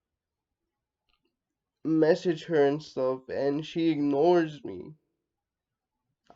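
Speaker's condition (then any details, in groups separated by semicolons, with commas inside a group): Cerebral palsy, mixed, mild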